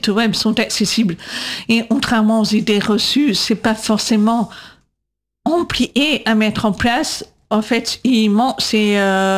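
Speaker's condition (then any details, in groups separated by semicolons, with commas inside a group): Deaf from birth; congenital deafness; atypical voice, speech recognition struggles to understand, 20 years speech therapy, lpc coder in class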